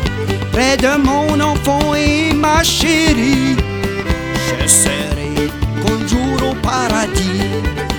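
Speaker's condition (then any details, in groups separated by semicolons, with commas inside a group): No condition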